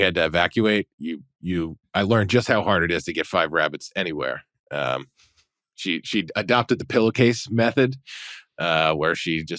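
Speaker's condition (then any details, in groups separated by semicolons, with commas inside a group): No condition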